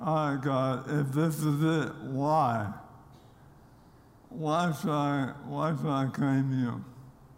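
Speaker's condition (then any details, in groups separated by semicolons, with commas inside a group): ALS; diagnosed during pro football career in Nashville after loss of strength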